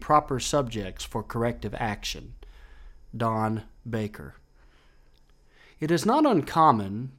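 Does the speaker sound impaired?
No.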